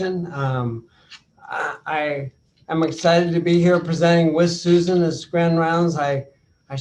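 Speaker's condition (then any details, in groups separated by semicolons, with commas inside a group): Bulbar onset ALS, mild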